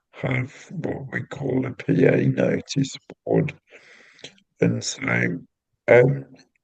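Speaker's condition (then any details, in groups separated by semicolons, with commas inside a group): Cerebral palsy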